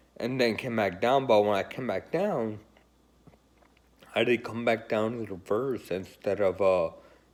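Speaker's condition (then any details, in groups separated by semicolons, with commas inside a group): Friedreich's ataxia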